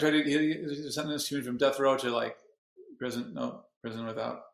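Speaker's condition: Parkinson's disease; 19 years since

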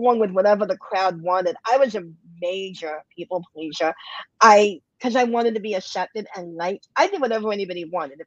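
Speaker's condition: Cleft lip and palate, bilateral

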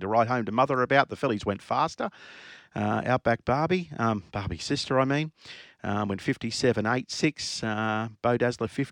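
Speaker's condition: No condition

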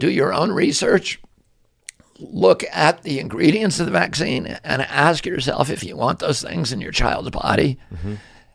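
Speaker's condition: Spasmodic dystonia; listed on flu vaccine insert

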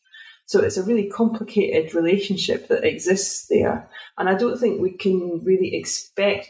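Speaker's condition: No condition

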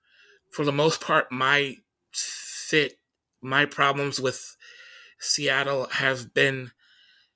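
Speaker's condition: Stutter; stutters during conversation, acknowledged by speaker; prolonged sounds

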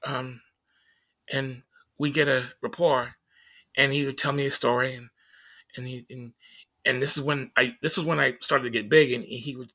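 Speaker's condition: Stutter; stutter noticeable during interview; blocks

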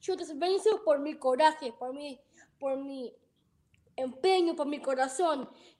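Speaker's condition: Down syndrome; present from birth, heart surgery

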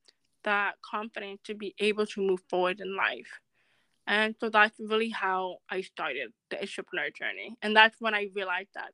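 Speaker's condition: Deafness; sudden onset

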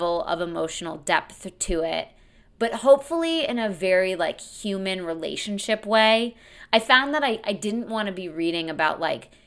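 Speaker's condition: No condition

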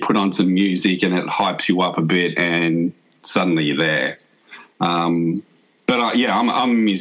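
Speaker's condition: No condition

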